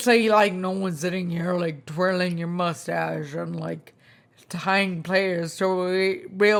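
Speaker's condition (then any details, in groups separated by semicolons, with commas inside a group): Spinocerebellar ataxia type 2, SCA2; tongue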